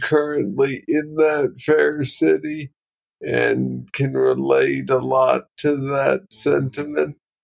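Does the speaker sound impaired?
Yes: Parkinson's disease, young onset; diagnosed at 35, deep brain stimulation implant, non-rechargeable battery; DBS battery replaced one week earlier, felt better quickly after.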